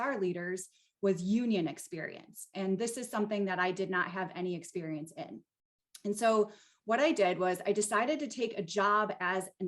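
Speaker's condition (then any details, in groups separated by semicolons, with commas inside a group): No condition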